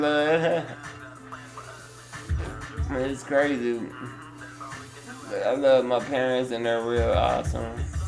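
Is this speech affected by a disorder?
Yes: Duchenne muscular dystrophy.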